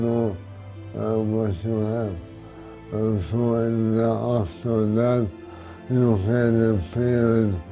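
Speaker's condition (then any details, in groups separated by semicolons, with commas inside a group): MND/ALS; progressive; poor speech at onset, slow speech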